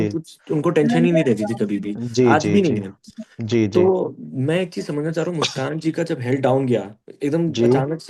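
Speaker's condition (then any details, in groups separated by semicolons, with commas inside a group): No condition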